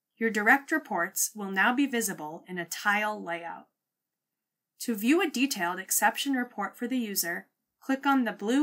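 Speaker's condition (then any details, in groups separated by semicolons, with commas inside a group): No condition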